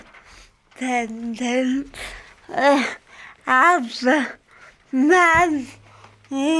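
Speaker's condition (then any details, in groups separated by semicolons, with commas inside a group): Cerebral palsy; from birth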